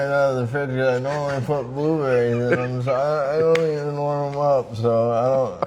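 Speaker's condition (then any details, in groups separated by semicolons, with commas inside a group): Traumatic brain injury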